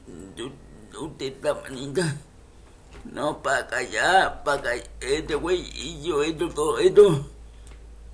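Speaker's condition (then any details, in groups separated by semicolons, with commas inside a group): Cerebral palsy; congenital, uses wheelchair; speaking style due to condition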